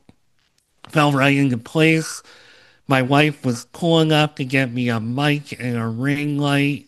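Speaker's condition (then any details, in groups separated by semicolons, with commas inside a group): Cleft lip and palate, Opitz G/BBB syndrome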